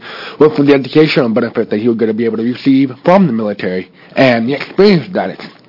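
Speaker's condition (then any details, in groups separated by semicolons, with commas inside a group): Deafness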